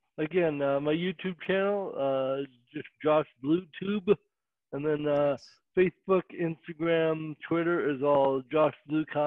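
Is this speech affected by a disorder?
Yes: cerebral palsy.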